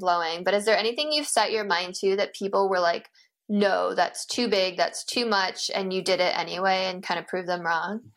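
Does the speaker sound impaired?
No.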